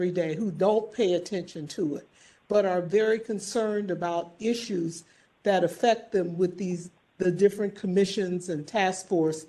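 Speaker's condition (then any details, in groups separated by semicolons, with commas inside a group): No condition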